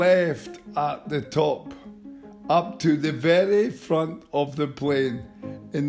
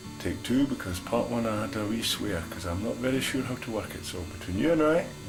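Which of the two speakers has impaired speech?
The first: motor neurone disease.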